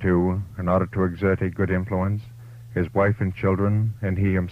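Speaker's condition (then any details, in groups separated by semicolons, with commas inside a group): No condition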